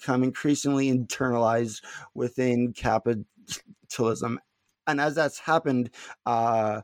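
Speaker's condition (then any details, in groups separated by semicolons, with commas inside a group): Stuttering; blocks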